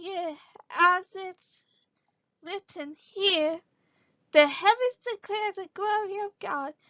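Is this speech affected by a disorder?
Yes: cerebral palsy.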